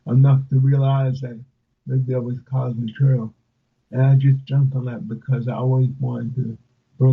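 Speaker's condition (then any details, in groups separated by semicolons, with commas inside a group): Cerebral palsy; from birth, affects speech, arms, legs, limited hand use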